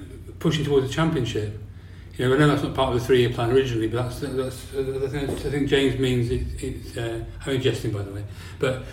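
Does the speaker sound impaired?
Yes: Parkinson's disease; years since diagnosis, on medication, walking affected, medication helps standing, symptoms worse when inactive.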